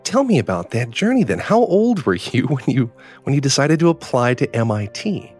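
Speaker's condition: No condition

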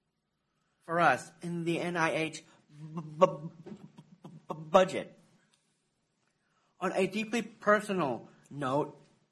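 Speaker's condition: Down syndrome; played as soundbite

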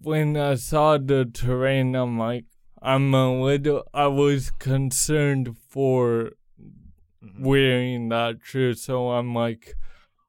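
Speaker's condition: Cerebral palsy; congenital

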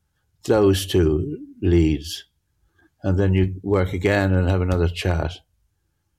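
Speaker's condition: Parkinson's; difficulty judging near and far

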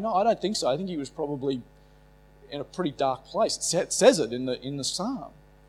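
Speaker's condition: No condition

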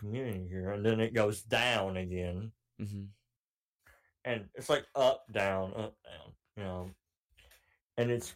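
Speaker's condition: Cleft palate; cleft palate since childhood

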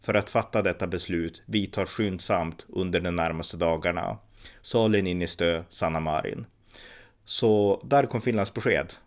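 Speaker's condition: No condition

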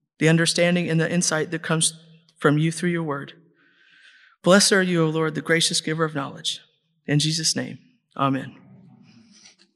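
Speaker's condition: No condition

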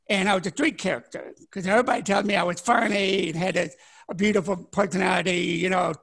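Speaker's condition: Deafness, born deaf; could not speak until age ten

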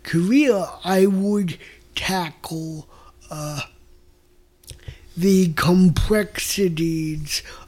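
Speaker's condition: Mild cerebral palsy; stiffens in cold

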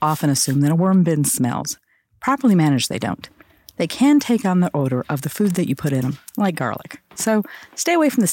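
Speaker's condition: No condition

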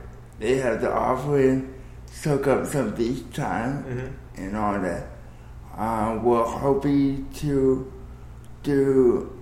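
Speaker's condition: Cerebral palsy

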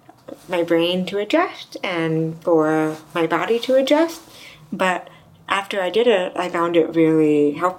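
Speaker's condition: Deafness, severe to profound; bilateral cochlear implants, less lip reading and listening effort, deafer without implants, loud sound startling

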